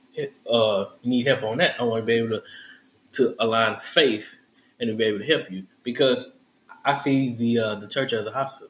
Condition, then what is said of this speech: Stuttering. And it says a lot that he can get in front of groups and sometimes large groups of people and speak, which some might consider maybe his biggest weakness.